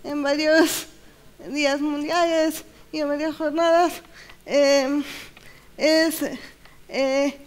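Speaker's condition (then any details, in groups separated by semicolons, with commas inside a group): Cerebral palsy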